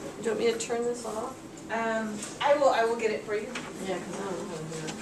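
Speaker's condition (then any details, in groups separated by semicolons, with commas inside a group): No condition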